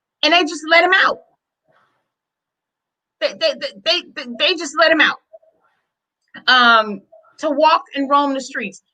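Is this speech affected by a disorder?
No.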